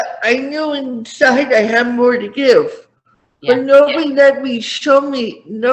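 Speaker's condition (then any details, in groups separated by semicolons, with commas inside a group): Cerebral palsy; present from birth; did not talk until about age five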